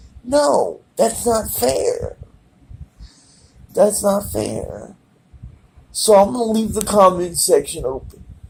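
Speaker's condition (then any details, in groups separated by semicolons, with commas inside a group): Cerebral palsy; present since birth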